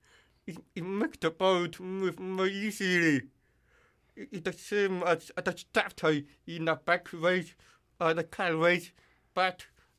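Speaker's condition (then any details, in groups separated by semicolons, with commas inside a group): Hearing loss with cochlear implant; formerly hearing aids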